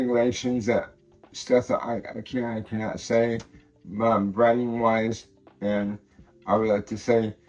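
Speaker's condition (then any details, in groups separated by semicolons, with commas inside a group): Cerebral palsy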